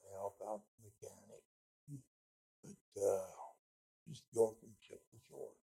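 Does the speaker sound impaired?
Yes: speech impediment.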